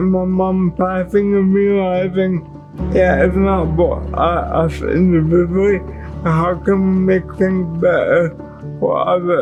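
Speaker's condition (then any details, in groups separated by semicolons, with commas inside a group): Cerebral palsy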